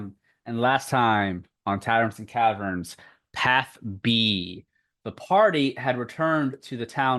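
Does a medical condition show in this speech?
No.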